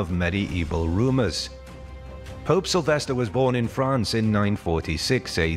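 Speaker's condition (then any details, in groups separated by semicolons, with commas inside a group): No condition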